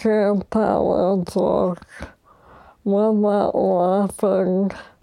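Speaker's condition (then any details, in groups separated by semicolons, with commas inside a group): ALS; progressive, motorized wheelchair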